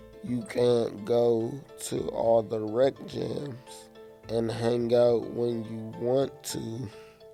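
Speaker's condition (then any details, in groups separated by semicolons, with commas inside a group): Cerebral palsy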